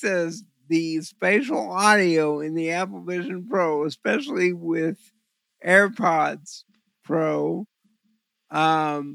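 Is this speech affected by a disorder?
Yes: cerebral palsy; visual focusing difficulty.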